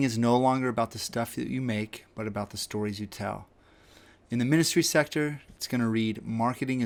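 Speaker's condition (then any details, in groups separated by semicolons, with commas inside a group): No condition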